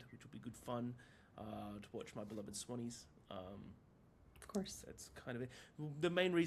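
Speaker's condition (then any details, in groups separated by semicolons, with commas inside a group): No condition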